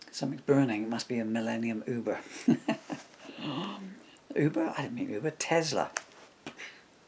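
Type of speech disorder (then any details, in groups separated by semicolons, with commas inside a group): Severe bulbar dysarthria; progressive bulbar palsy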